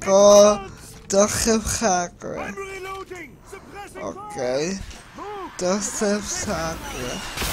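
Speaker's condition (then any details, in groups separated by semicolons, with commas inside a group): Cerebral palsy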